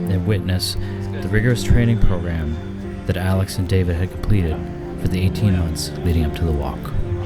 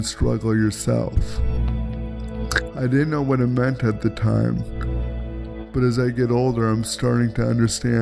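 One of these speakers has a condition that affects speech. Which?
The second: cerebral palsy; present from birth, difficulty using arms and legs; childhood prognosis of unclear or no speech.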